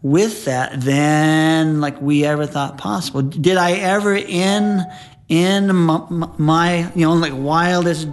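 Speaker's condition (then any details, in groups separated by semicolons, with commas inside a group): Stuttering; at times unable to talk; fluent at times, other times repeated stuttering, unable to put two words together; repeated words, prolonged sounds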